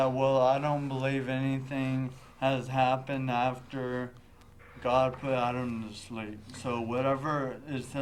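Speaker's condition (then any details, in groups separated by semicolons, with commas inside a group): Traumatic brain injury; caused by car accident; now walking and talking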